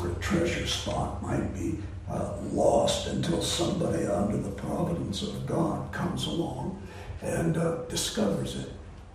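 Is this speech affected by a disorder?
Yes: voice disorder; not contagious.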